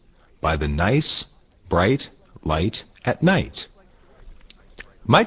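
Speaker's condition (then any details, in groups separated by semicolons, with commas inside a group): No condition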